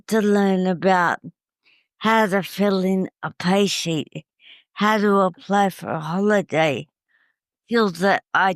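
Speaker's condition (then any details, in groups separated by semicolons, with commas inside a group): Cerebral palsy; caused by breathing stoppage after birth, uses wheelchair; coma after failed hip operation, long rehabilitation; tracheostomy, no voice one year, voice regained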